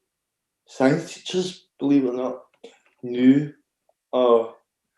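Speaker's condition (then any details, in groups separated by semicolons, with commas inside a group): Cerebral palsy; very rigid body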